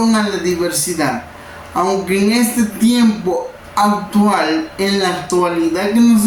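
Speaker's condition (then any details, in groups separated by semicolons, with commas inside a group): Cerebral palsy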